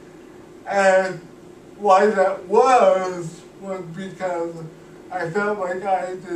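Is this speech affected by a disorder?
Yes: cerebral palsy; cannot walk, uses wheelchair.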